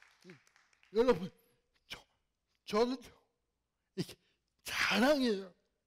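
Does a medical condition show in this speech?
Yes: cerebral palsy; fairly severe in childhood.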